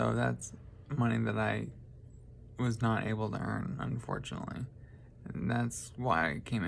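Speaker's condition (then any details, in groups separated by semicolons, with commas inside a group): Traumatic brain injury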